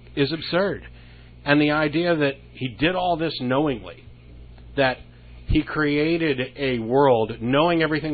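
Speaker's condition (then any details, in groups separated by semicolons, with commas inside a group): No condition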